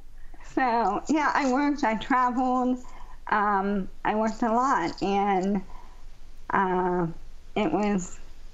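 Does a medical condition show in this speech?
Yes: ALS; ALS over 15 years since diagnosis, weak diaphragm, feeding tube placed about 5 years ago; does much independently, only vitamins and one ALS medicine, 6-monthly PT, speech, neurology; used amplifier much of the time to be heard.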